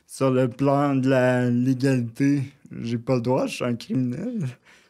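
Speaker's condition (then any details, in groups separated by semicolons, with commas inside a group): Cerebral palsy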